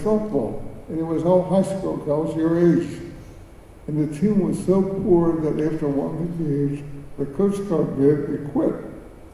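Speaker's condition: Cerebral palsy; speech

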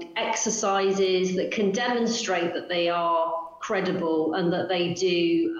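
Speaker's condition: No condition

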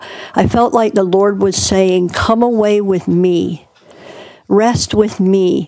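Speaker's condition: Cleft palate; born two months premature

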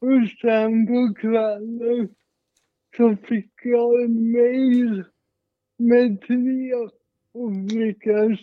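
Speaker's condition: Cerebral palsy, mild

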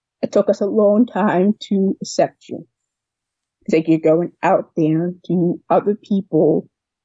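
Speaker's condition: Deafness with cochlear implant; years of speech therapy to age 15, childhood speech issues, now converses by speech, not sign

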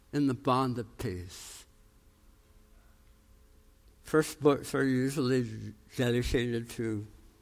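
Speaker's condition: Tongue cancer, jaw reconstruction, osteonecrosis of jaw after radiation; radiation-treated tongue cancer, jaw transplant in Miami, mandible bone graft, titanium implants

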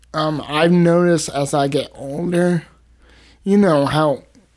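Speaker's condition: Cerebral palsy, spastic

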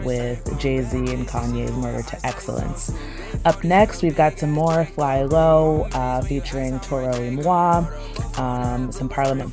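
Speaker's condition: No condition

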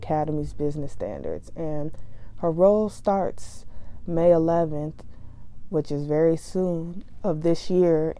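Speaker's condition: No condition

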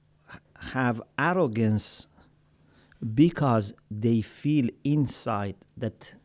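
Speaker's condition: No condition

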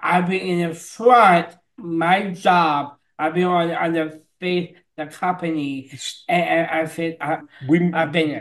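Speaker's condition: Down syndrome

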